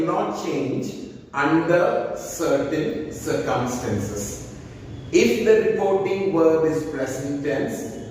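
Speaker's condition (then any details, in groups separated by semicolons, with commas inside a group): No condition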